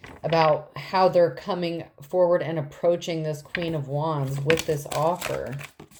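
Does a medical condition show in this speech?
No.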